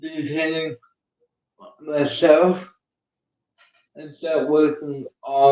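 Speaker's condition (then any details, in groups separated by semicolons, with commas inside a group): Cerebral palsy; uses one hand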